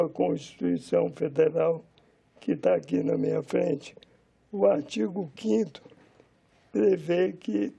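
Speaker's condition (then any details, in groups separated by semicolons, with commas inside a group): Amyotrophic lateral sclerosis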